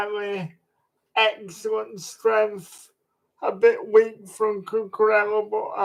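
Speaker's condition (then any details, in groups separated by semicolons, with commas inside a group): Cerebral palsy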